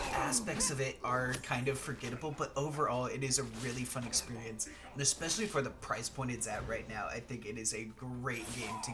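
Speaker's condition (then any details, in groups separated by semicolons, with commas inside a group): No condition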